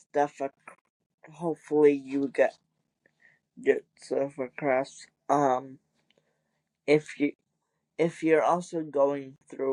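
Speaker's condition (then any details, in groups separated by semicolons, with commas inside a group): Cerebral palsy; wheelchair user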